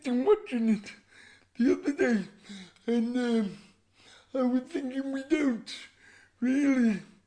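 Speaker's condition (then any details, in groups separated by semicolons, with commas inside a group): Cerebral palsy; born 12 weeks premature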